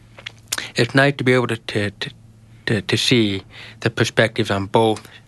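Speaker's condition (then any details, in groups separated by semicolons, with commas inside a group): Genetic hearing loss; hearing aid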